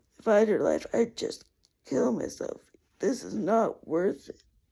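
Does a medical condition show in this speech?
Yes: cerebral palsy.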